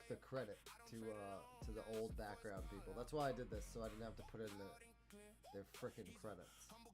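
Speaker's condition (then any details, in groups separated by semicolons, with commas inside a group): No condition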